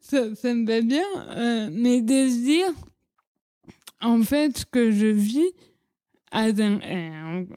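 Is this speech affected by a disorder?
Yes: cerebral palsy; childhood speech.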